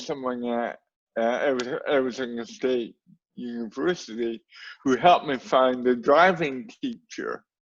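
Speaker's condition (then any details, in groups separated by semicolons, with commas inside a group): Cerebral palsy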